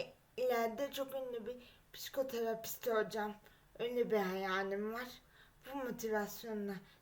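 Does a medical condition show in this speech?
Yes: cerebral palsy.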